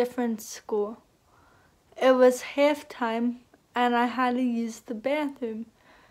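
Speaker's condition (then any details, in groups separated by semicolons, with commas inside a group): Cerebral palsy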